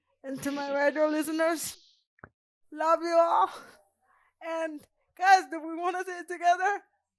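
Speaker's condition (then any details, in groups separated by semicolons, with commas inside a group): Cerebral palsy; present from birth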